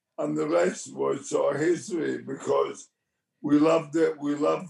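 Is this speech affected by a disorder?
Yes: motor neurone disease; onset with left hand weakness, twitching, arm weakness, speech therapists offered; about 4 years since diagnosis.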